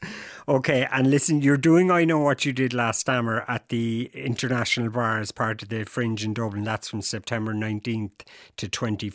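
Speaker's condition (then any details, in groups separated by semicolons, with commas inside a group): No condition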